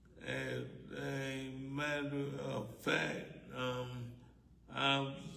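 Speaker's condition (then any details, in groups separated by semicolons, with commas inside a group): ALS; raspy voice, slurred delayed speech, speech therapy, swallow evaluations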